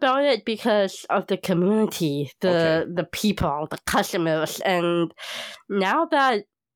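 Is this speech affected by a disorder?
Yes: Down syndrome; past knee surgery with metal piece in knee, long hospital stay.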